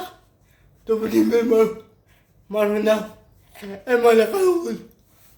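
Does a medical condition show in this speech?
Yes: cerebral palsy.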